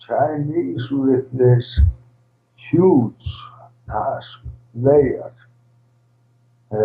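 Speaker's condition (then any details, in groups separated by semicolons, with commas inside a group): ALS, primary lateral sclerosis, PLS; primary lateral sclerosis, least progressive form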